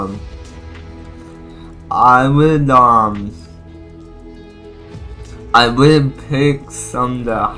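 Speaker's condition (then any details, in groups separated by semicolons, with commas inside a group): Cerebral palsy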